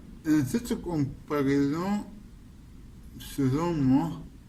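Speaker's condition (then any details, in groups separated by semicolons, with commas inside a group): Cerebral palsy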